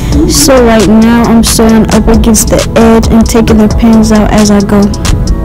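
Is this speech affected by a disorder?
No.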